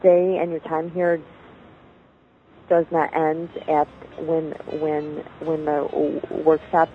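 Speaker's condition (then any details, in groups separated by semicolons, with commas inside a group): Covert stuttering; usually passes as fluent, others rarely hear stuttering, often mistaken for an SLP; audible blocks and noticeable stuttering heard in this recording; too disfluent for the fluent world; repeated words, prolonged sounds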